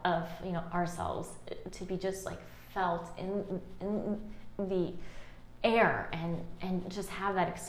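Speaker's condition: Stutter; stutter since around age 3-4, scoliosis with 45 degree curve, spinal surgery at age 12; stutter expected to show during recording; fluent alone, stutters when others present, less when deeply absorbed, covertly switches words last second; prolonged sounds

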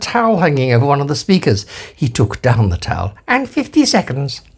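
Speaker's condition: No condition

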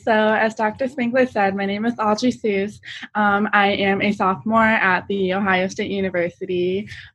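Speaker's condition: Profound bilateral hearing loss, bilateral sensorineural, progressive

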